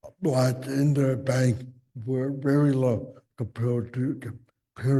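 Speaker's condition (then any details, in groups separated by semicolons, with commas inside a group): Cerebral palsy; from birth, physical and occupational therapy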